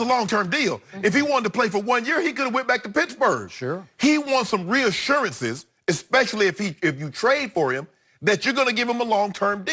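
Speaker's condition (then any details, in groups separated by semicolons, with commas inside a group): No condition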